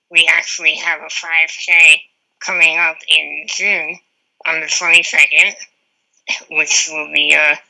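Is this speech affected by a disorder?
Yes: spinal muscular atrophy; wheelchair user.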